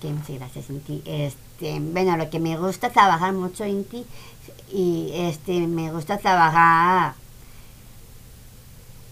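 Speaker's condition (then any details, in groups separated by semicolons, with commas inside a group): Down syndrome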